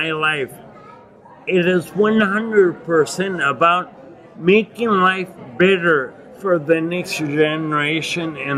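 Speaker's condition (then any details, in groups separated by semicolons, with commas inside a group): Acquired ataxia (lance-adams syndrome)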